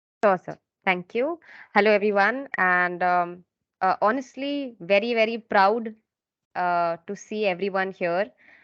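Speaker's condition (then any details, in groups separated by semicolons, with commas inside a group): No condition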